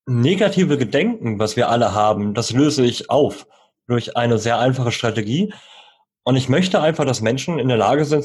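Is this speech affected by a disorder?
Yes: cleft lip and palate; congenital cleft lip, jaw and palate, Bundeswehr cited inability to eat army food; learned to speak through speech therapy until age nine.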